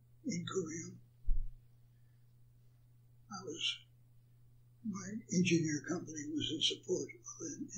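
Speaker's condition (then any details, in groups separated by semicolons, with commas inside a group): Parkinson's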